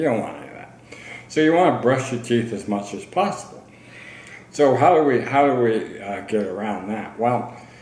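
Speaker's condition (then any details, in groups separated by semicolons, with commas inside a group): ALS, slowly progressive; difficulty swallowing, speaking harder at day's end, breathless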